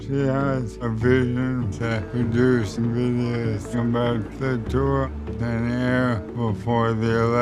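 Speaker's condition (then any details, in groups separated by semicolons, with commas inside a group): ALS; rapidly progressing whole-body paralysis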